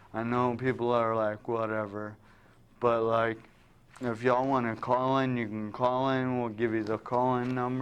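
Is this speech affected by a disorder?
Yes: traumatic brain injury; now talking.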